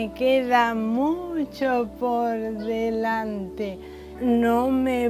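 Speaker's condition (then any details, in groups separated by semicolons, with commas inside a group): ALS; limbs affected, onset with running difficulty and falls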